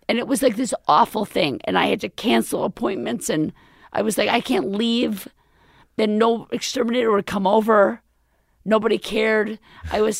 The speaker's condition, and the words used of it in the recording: Vocal cord paralysis. So what you hear now is temporary, but you'll see.